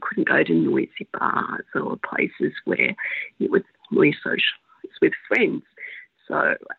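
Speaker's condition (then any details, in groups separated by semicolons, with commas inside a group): Spasmodic dysphonia; cough or hiccup resets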